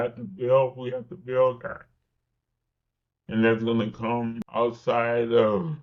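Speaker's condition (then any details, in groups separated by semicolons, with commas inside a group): Cerebral palsy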